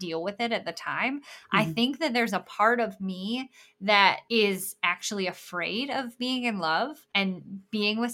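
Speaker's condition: Bilateral cleft lip and palate

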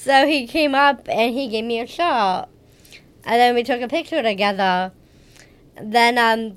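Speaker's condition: Down syndrome; age 31

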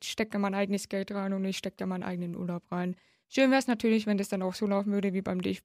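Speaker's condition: Hard of hearing since birth, congenital, cochlear implant, severe; left cochlear implant held by magnet, loss over 55 decibels, rain problematic, partial sign language

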